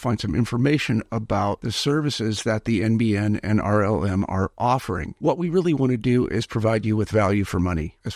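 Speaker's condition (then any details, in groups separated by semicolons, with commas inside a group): No condition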